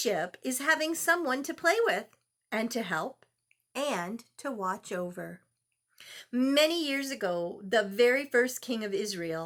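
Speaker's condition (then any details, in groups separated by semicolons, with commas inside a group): No condition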